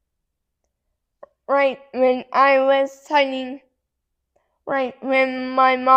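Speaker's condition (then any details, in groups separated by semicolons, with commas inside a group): Cerebral palsy; hard to talk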